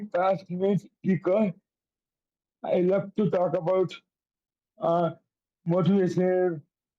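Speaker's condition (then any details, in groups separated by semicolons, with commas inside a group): Cerebral palsy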